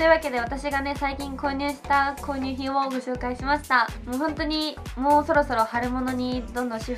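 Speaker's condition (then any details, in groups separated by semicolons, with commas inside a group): No condition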